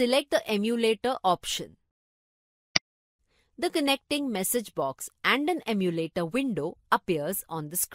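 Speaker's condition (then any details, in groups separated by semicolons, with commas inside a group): No condition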